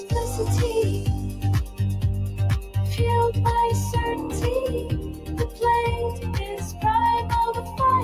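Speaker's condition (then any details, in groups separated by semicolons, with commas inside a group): No condition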